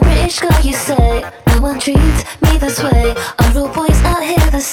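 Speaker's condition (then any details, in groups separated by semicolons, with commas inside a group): No condition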